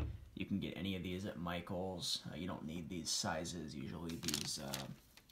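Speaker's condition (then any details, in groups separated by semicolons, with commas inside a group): No condition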